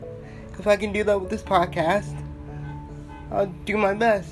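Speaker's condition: Cerebral palsy; uses wheelchair

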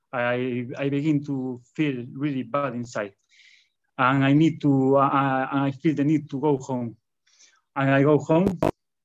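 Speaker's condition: Stuttering; attributed to lifelong shyness and introversion; repeated words, prolonged sounds

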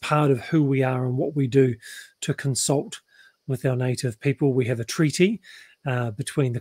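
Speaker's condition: No condition

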